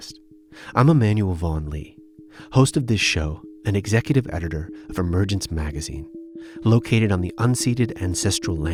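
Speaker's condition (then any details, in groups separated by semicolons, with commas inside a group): No condition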